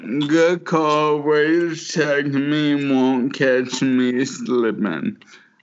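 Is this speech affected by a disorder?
Yes: motor neuron disease; form of ALS (Lou Gehrig's disease), brain not talking to muscles, first sign about 4 years ago; can no longer dance.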